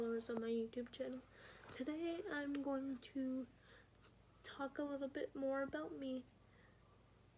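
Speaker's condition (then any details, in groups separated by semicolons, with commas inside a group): Spastic quadriplegic cerebral palsy; spastic quadriplegic, all four limbs, arms less affected, back rod surgery; spasms managed with baclofen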